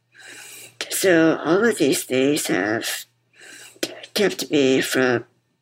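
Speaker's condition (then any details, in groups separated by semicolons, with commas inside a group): Muscular dystrophy; wheelchair user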